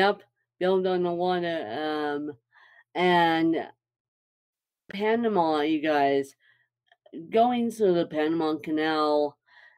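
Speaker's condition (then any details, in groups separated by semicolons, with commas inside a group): Cerebral palsy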